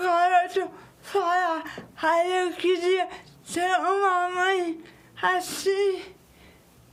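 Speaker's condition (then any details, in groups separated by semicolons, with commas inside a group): Cerebral palsy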